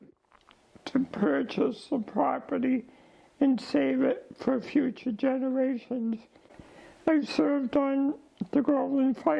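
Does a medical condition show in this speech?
Yes: ALS.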